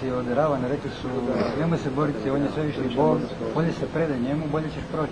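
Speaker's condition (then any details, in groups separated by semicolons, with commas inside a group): No condition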